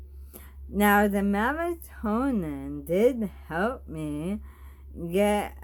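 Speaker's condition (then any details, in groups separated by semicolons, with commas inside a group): Bulbar ALS, bulbar onset; mucus affecting night breathing, dry mouth, trouble holding jaw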